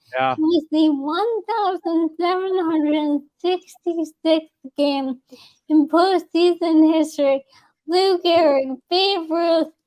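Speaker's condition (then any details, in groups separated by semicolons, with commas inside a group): ALS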